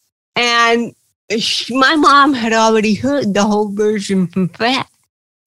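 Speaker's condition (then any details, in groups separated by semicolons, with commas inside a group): Cerebral palsy; since birth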